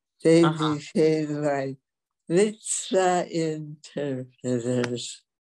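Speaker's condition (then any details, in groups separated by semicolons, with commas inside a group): Dystonia; speech loss began after UCLA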